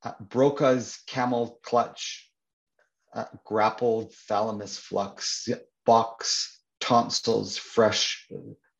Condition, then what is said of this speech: Stuttering. So I spent some time figuring out which words are the hardest for me to say, which sounds are difficult.